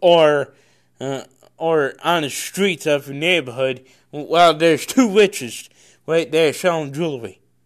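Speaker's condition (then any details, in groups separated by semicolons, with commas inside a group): Cerebral palsy; congenital, no known medical cause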